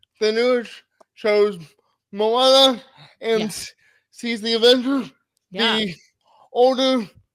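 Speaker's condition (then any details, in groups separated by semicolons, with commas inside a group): Cerebral palsy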